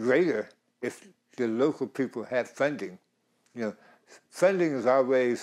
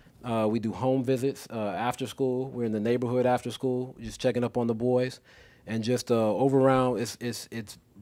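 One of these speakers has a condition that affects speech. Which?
The first: tongue cancer; two types of radiation, later neck cancer, neck surgery; many years since diagnosis, survivor; dry mouth overcome.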